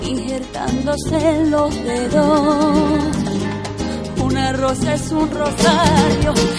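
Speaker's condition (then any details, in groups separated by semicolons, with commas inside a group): No condition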